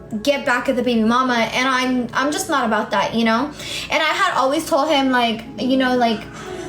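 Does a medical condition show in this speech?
No.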